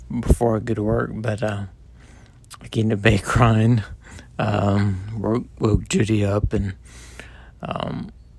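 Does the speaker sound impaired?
Yes: multiple sclerosis; cannot do some things; working out four times a week for weight control, core and balance; slurred words, talking pretty low.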